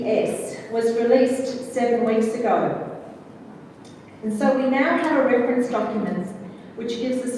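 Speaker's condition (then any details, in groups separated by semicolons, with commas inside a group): No condition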